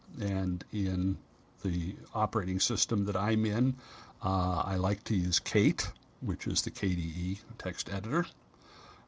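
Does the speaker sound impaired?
No.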